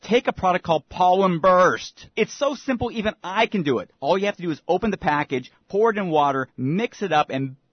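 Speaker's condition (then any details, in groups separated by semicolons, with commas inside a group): No condition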